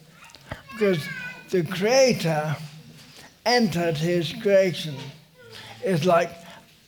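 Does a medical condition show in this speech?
Yes: motor neurone disease; motor neurone disease diagnosed at age 50, uses wheelchair.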